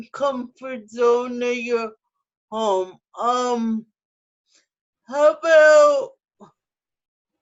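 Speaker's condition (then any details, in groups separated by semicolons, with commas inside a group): Cerebral palsy, spastic ataxic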